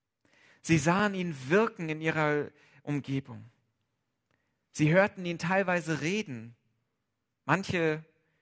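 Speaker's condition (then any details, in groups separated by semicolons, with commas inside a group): No condition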